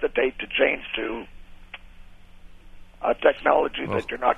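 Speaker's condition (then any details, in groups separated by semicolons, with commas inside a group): Tracheotomy; polio at age 13, within 24 hours unable to move or breathe, placed in iron lung; breathes with a respirator via tracheotomy, no longer uses an iron lung; can talk only when respirator allows, speaks while exhaling, machine assists inhaling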